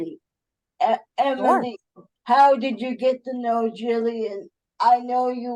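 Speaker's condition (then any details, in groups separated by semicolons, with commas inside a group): Cerebral palsy; uses wheelchair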